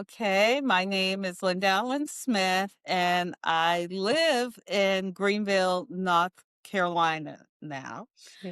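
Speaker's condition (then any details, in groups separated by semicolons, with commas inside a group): No condition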